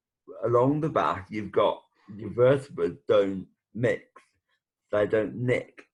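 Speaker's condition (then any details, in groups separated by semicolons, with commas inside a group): Brain bleed with facial paralysis; needed NG tube after bleed, jaw tightness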